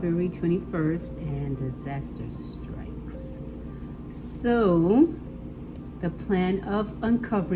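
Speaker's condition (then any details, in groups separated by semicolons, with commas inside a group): No condition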